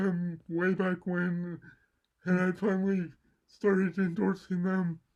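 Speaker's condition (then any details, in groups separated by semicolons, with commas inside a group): Cerebral palsy; from birth, mild left side, lack of oxygen at birth; relatively mild; vocal and speech impairments, voice not normal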